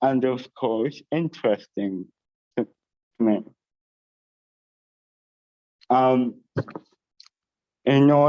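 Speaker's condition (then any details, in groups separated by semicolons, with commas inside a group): Cerebral palsy with dysarthria; all four limbs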